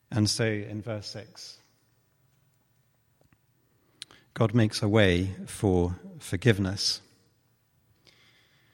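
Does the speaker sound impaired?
No.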